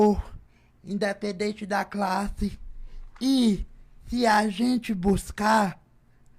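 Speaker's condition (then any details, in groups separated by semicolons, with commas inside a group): Cerebral palsy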